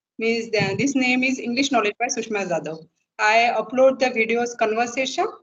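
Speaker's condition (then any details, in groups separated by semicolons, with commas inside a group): No condition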